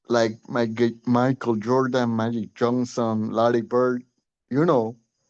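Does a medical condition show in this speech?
Yes: cerebral palsy; since five months old.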